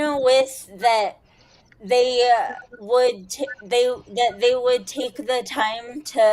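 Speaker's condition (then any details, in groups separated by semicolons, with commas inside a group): Cerebral palsy; acquired after infant illness, spasticity, leg stiffens straight; takes medication; speech unaffected, medication sometimes affects talking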